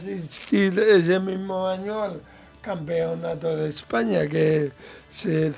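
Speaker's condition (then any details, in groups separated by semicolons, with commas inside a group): Cerebral palsy; mild, lesser degree of disability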